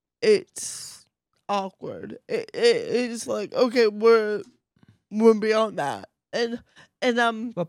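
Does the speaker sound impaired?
Yes: cerebral palsy, mild; voice affected.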